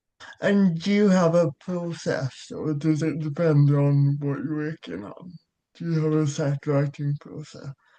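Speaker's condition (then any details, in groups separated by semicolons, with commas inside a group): Cerebral palsy; childhood surgery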